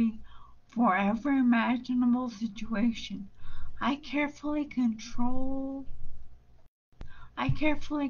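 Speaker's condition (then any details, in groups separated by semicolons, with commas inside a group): Brain injury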